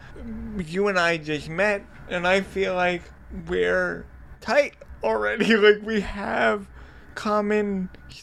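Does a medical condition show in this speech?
Yes: cerebral palsy; limited outdoor play in childhood.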